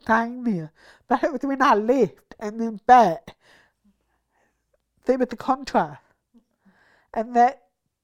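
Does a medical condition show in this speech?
Yes: deafness from birth, congenital, rubella-related; born deaf into hearing family; learned to speak well, communication a strength.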